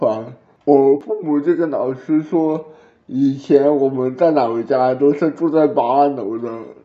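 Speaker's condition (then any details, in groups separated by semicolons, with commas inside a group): Cerebral palsy; edited for fluency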